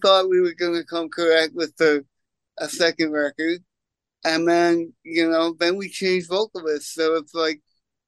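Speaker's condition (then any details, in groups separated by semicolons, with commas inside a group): Cerebral palsy; congenital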